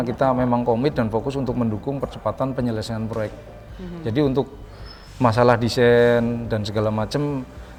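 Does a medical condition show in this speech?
No.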